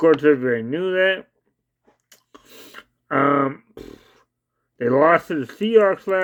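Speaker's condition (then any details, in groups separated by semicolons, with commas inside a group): Cerebral palsy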